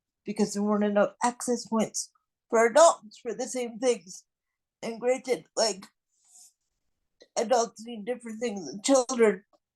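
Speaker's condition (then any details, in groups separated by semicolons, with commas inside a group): Cerebral palsy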